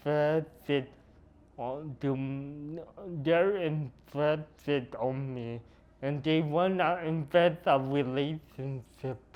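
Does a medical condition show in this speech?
Yes: cerebral palsy; noticeably atypical speech.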